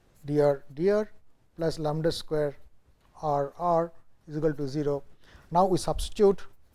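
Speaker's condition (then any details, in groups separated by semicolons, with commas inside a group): No condition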